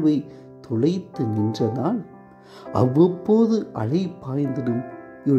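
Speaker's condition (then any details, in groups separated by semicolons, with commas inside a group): No condition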